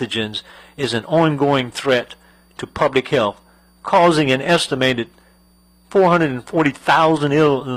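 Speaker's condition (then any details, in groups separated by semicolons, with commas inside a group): No condition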